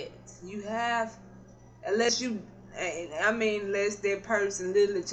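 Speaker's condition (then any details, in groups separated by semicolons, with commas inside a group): Cerebral palsy; not paralyzed, can stand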